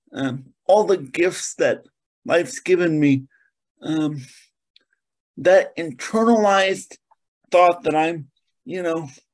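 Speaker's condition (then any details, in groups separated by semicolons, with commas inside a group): Cerebral palsy; mainly lower limbs affected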